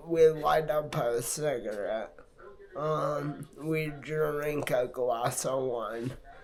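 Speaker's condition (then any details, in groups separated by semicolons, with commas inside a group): Multiple sclerosis; affects hands and left arm; coming off MS medication given every six months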